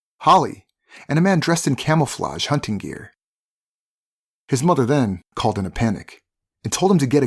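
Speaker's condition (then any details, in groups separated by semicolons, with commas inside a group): No condition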